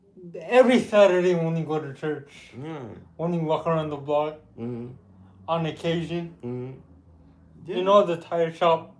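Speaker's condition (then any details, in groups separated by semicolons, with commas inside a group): Cerebral palsy; with developmental delay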